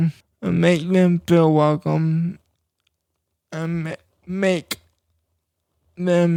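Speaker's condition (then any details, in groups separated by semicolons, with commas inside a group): Cerebral palsy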